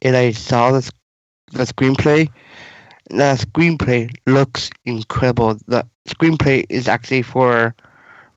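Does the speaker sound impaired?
Yes: Down syndrome.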